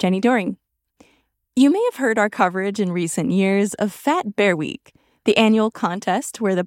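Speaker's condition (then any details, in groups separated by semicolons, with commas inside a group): No condition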